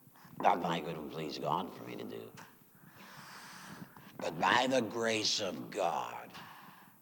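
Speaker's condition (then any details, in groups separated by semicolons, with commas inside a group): Laryngectomy; chemo and radiation; says used to serve God with voice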